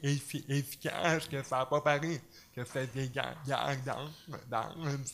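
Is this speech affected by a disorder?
Yes: cerebral palsy; cerebral palsy mainly affecting nervous system, uses crutches, past operation with lost lower-body feeling afterward.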